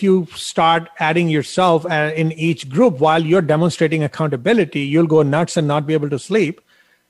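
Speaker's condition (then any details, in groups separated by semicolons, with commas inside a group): No condition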